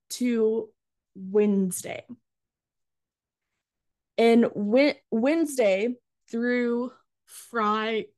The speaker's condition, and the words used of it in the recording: Stuttering. I spoke and not worrying about what other people think about the way that I stumble on my name.